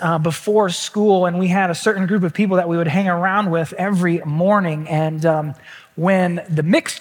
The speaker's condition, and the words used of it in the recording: No condition.